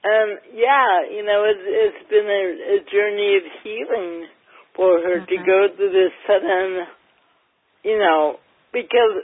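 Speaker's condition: Cerebral palsy, mild

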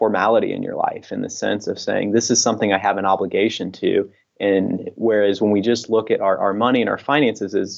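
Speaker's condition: No condition

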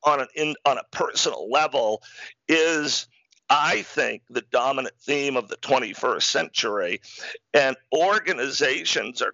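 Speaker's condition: Spasmodic dysphonia; partial loss of voice

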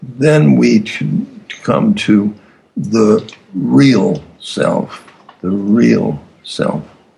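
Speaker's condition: Aphasia after stroke; stroke causing aphasia

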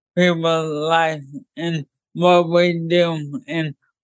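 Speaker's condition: ALS; ALS diagnosed about 9 months ago, motor neurons dying, muscles failing, total paralysis expected; progressed, hard to move arms and fingers, forced to retire at 29 by physical limitations; hard to talk clearly

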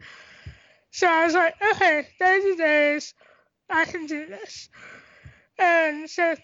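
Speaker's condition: Tracheostomy; congenital cystic hygroma of head and neck, cysts in airway and esophagus

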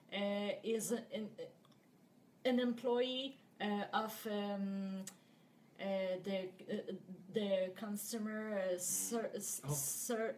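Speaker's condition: Stuttering; stuttering since at least age 14 or 15, persisting about 15 years; still stutters; repeated words, blocks

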